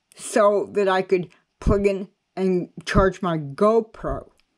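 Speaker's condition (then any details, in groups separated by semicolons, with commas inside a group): Cerebral palsy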